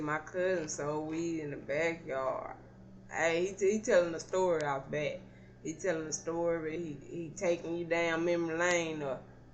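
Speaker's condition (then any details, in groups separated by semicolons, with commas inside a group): Cerebral palsy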